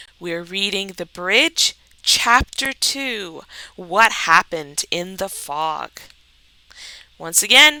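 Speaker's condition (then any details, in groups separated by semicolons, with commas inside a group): No condition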